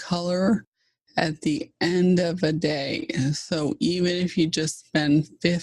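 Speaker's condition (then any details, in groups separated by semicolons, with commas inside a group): ALS (Lou Gehrig's disease); fast progressing form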